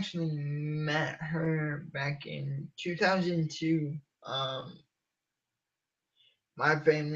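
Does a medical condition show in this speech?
Yes: cerebral palsy; from birth, uses wheelchair.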